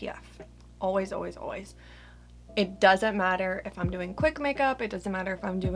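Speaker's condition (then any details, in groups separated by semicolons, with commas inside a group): No condition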